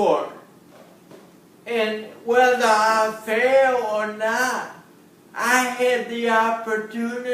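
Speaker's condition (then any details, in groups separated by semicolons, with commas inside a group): Cerebral palsy; since birth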